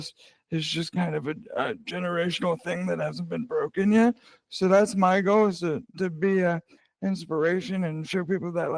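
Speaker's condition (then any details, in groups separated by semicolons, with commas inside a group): Cerebral palsy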